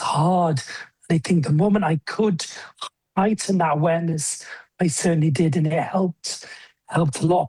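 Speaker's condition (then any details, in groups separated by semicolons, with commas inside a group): Stammering; stammer since childhood; has a speech coach, described as a wingman who helps; terrible speech impediment as a young boy; repeated words, prolonged sounds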